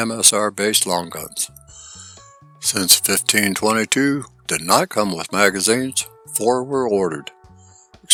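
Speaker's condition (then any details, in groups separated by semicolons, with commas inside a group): No condition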